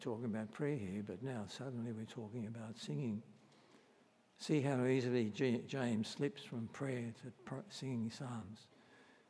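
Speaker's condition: Parkinson's disease; unpredictable effects

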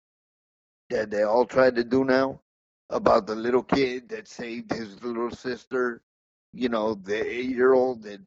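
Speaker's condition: Cerebral palsy; see and hear

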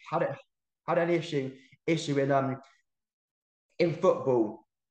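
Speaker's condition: Stammer; better when comfortable with people around, more articulate when recording for social media; repeated sounds, repeated words

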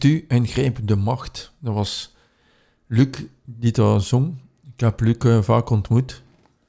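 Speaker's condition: No condition

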